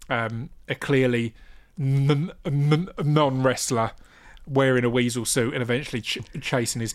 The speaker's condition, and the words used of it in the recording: Stuttering. Sometimes I stutter and I sputter, like the words are catching.